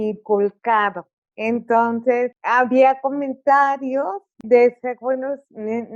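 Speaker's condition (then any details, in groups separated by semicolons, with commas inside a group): Cerebral palsy; articulation affected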